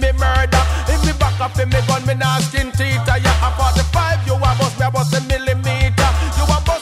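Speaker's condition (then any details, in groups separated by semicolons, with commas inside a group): No condition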